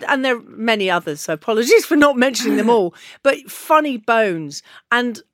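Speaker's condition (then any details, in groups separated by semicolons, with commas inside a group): No condition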